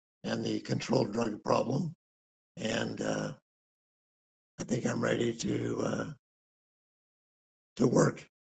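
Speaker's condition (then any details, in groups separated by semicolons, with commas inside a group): Thyroid cancer surgery; recovering from surgery and treatment; raspy voice, speech somewhat affected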